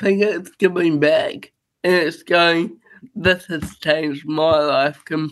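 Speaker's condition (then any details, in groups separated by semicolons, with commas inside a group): Cerebral palsy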